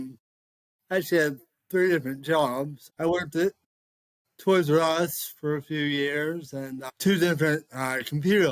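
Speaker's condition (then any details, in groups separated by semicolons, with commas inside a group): Cerebral palsy; speech affected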